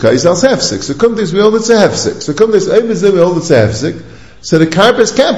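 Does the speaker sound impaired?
No.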